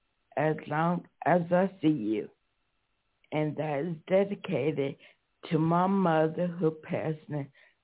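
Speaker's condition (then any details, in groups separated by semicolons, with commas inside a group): Stroke; 18 years since stroke; voice affected by stroke, may be hard to understand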